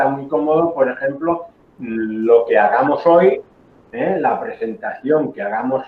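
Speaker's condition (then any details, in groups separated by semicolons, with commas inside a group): No condition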